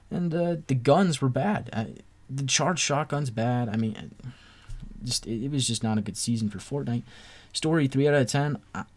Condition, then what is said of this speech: None; typical speech.